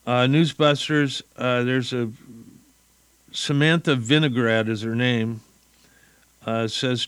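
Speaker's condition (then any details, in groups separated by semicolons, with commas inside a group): No condition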